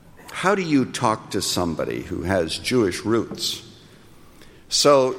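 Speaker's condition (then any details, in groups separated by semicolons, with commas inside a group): No condition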